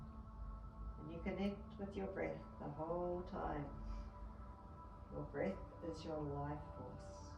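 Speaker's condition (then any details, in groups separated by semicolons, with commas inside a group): No condition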